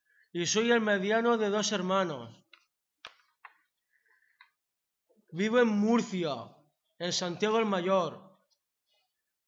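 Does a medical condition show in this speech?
Yes: Down syndrome.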